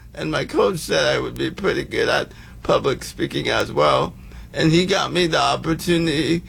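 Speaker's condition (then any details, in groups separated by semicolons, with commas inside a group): Cerebral palsy; advised by Pete to improve speaking for play-by-play, attended Toastmasters, hired speaking coach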